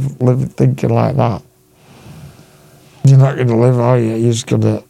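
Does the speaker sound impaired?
Yes: Duchenne muscular dystrophy; night ventilator, past punctured lung on night ventilator, week in hospital, painful breathing in, healed itself.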